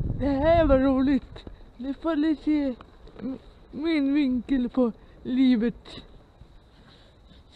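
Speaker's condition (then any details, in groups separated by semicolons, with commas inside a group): Dyskinetic cerebral palsy, severe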